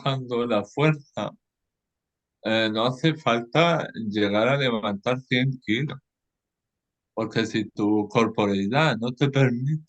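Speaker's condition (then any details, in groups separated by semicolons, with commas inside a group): Cerebral palsy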